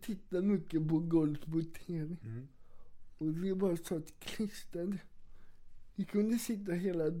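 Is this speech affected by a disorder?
Yes: cerebral palsy; wheelchair user, has two wheelchairs, once walked ten kilometres in one day without wheelchair.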